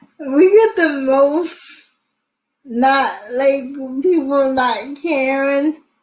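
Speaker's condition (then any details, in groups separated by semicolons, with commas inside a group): Cerebral palsy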